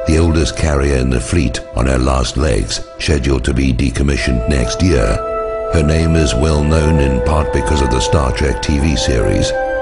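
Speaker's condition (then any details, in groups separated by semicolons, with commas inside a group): No condition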